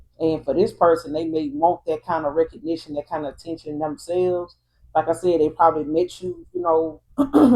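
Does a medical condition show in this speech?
No.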